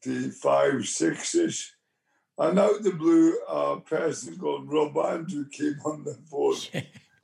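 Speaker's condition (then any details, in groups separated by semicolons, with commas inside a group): Motor neurone disease; arm weakness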